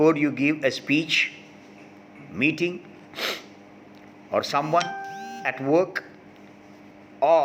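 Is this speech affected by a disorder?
No.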